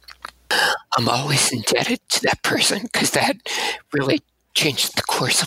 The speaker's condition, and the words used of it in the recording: Spasmodic dysphonia. So that leads to a lot of breathiness.